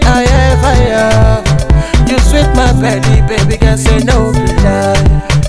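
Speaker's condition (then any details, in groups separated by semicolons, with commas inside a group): No condition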